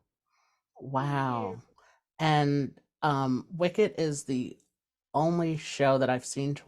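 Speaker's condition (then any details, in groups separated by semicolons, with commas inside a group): No condition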